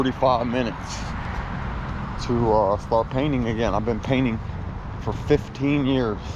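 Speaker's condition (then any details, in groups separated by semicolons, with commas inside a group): No condition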